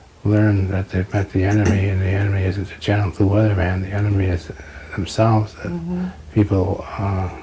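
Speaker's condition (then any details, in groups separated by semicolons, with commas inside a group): Parkinson's disease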